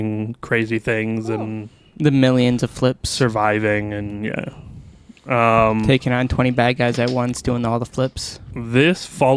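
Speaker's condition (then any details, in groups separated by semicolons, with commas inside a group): No condition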